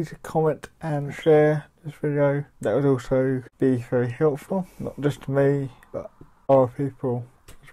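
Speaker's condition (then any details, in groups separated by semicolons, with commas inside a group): Mild cerebral palsy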